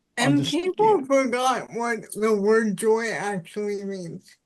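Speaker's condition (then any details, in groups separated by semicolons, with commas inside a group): Cerebral palsy; spastic quadriplegic cerebral palsy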